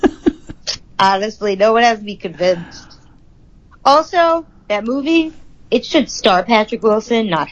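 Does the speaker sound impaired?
No.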